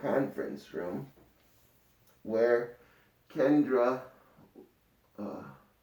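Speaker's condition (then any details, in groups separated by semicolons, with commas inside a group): Cerebral palsy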